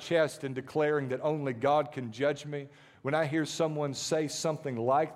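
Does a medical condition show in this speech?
No.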